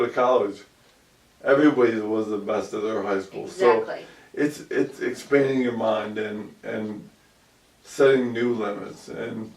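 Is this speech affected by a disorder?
Yes: ALS; about 2 years since onset.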